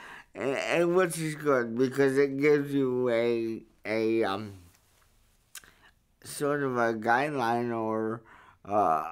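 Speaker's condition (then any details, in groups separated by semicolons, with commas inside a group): Cerebral palsy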